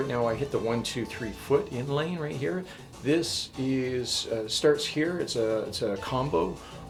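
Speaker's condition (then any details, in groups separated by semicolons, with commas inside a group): No condition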